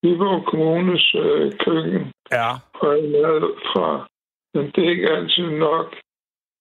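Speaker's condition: Drug-induced parkinsonism; not Parkinson's disease, psychiatric medication side effects, medication change planned, previously tried Cyprexa; hands shaking, mouth corners moving almost constantly, teeth knocking together, drooling, two kitchen rolls daily

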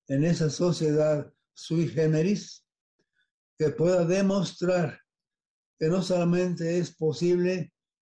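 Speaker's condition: Parkinson's disease; fairly controlled

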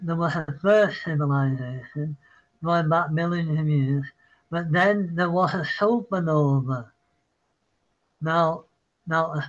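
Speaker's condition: Parkinson's; apologizes mid-sentence

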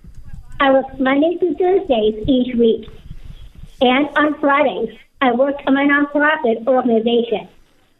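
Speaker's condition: Down syndrome; described as extraordinary public speaker, speaks across country, testified in Pennsylvania, speaking engagements now via Zoom

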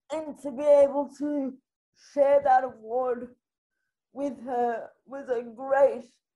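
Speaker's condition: Spastic quadriplegic cerebral palsy

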